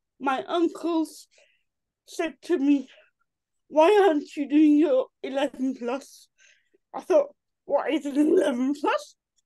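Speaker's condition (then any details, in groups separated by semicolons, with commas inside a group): Cerebral palsy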